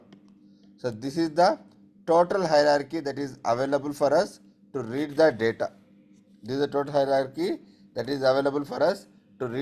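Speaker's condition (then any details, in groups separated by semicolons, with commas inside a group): No condition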